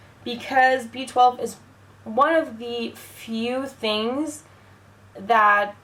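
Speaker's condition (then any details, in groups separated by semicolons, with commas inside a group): No condition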